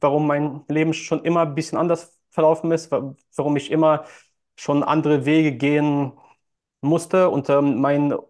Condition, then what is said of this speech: Stuttering. Also erstmal hier für alle, die das hören oder sehen, wenn es ein bisschen hängt, ist es nicht euer WLAN, das bin ich.